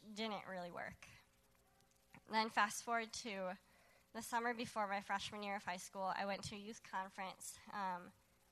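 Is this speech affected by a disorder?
Yes: cleft lip and palate.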